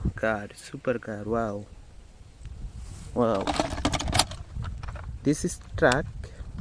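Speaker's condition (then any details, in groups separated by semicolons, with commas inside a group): No condition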